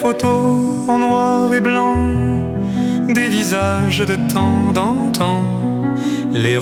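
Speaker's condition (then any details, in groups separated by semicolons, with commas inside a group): No condition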